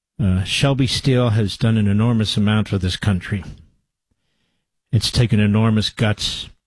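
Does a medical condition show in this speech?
No.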